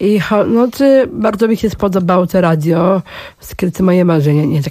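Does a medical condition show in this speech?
Yes: Down syndrome; extra chromosome 21; able to talk and converse, unlike many non-speaking people with the condition.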